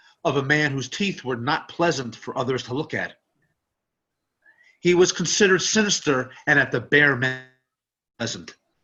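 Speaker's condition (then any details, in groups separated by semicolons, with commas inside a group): No condition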